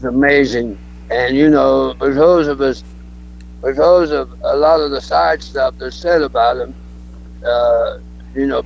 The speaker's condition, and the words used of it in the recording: Throat cancer. And I want to preface this by letting people know, no, I haven't been drinking.